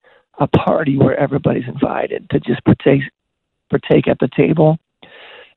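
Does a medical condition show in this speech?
Yes: voice disorder; progressive voice disorder.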